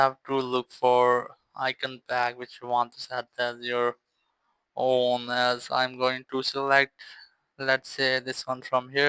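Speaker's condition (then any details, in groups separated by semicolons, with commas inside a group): No condition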